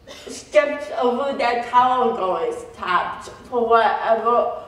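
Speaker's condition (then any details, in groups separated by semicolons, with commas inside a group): Cerebral palsy; phone speech misunderstood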